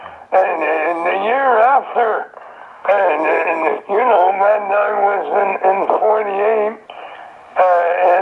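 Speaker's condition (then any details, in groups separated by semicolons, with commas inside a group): Throat cancer; survivor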